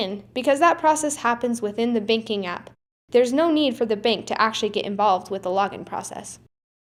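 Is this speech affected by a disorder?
No.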